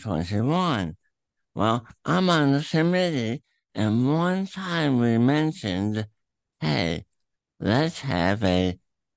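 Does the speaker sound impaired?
Yes: throat cancer, tumor through tongue, attached to epiglottis; voice affected by cancer, eating issues from tongue tumor, still talks at length.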